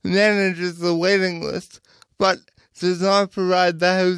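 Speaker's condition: Cerebral palsy; power wheelchair user

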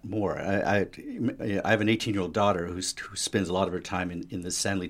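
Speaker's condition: No condition

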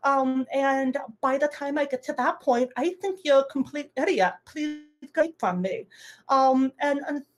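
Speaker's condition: Deafness, little d deaf, some residual hearing

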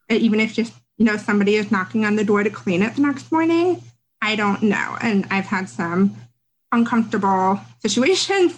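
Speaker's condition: Deafness; reads lips, wears cochlear implants; cannot hear anything when implants are off; had speech therapy

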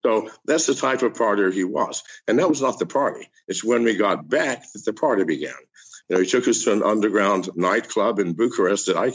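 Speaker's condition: No condition

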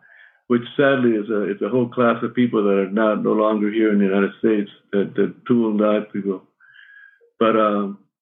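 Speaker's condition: Parkinson's; sometimes shaking, voice shakier than usual at recording; shaky voice, may stumble on words

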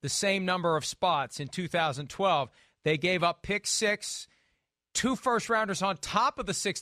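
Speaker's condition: No condition

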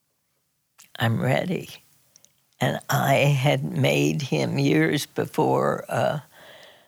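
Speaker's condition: Spasmodic dysphonia; basal ganglia signal fault

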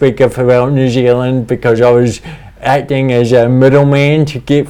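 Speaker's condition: Cerebral palsy; speech impediment, talks funny

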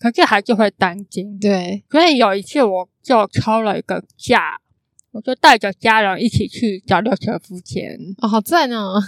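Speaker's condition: Congenital hearing impairment; can sound sing-song

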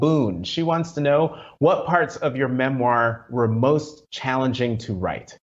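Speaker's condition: No condition

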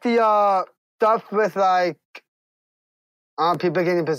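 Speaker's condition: Down syndrome; congenital

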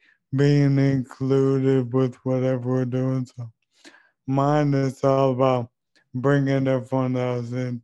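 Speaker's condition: ALS; 2 years since diagnosis

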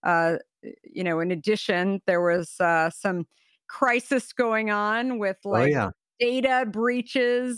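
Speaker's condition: No condition

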